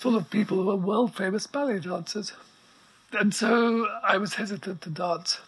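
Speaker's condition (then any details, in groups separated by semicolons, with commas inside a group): ALS; immobile for hours on end, pump sets breathing rate, writes by dictation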